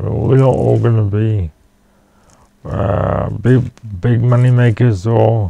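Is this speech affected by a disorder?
Yes: cerebral palsy.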